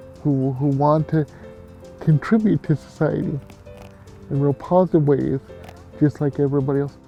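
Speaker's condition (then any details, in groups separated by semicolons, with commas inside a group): Cerebral palsy; from birth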